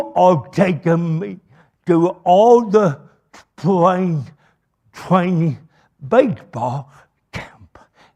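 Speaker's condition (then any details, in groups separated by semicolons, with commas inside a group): Cerebral palsy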